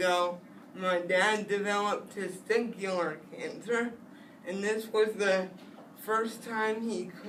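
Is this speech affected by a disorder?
Yes: spastic cerebral palsy.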